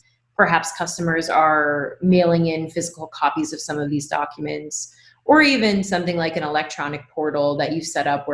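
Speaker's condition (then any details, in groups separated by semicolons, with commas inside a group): No condition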